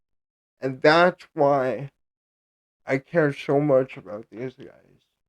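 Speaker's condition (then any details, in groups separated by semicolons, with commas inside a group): Cerebral palsy; speech affected by cerebral palsy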